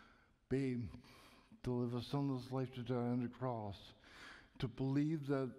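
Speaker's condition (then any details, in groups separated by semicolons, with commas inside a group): Cerebral palsy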